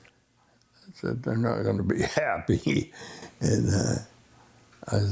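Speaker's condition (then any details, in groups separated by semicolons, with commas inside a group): Essential tremor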